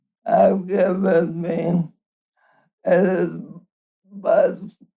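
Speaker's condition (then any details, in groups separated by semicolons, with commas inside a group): ALS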